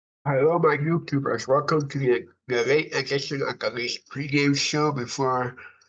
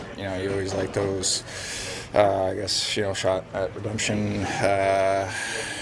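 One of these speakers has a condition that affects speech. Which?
The first: cerebral palsy; from birth, affects brain and body muscles.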